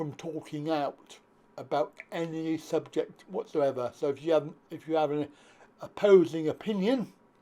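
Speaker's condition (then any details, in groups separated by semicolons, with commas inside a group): Cerebral palsy; back surgery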